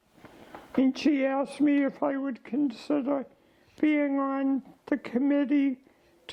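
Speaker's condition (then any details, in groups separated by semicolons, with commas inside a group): ALS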